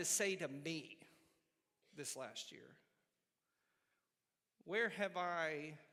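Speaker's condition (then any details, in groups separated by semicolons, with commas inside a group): No condition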